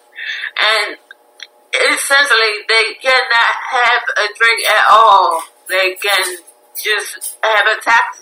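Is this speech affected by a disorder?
Yes: spinocerebellar ataxia type 3, SCA3; family members also affected; stumbling when walking, frequent falls; speech impediment, sounds drunk.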